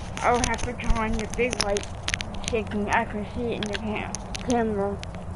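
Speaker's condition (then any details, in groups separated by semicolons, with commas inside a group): Cerebral palsy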